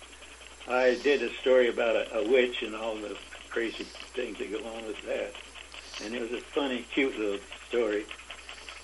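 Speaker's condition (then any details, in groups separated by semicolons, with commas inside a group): Parkinson's disease; about 25 years since onset; age 88, no longer able to work, interview recorded by telephone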